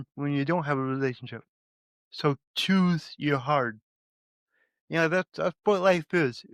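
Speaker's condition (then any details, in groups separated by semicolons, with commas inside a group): Cerebral palsy; from birth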